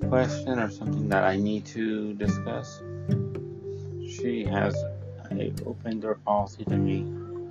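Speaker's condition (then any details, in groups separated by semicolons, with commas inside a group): Cerebral palsy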